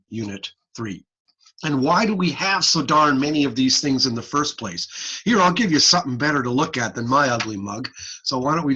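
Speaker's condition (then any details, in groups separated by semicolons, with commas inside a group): No condition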